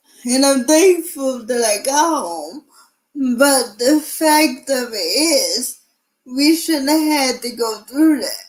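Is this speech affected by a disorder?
Yes: cerebral palsy.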